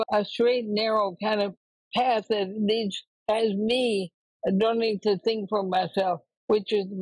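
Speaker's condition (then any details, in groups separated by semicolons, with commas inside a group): ALS; recently diagnosed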